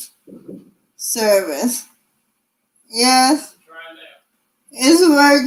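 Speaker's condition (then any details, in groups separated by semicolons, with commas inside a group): Cerebral palsy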